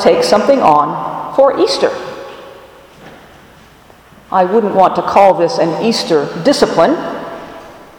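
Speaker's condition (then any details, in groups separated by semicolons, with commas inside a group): No condition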